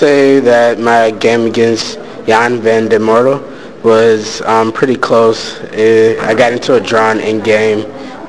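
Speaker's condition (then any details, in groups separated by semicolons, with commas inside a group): No condition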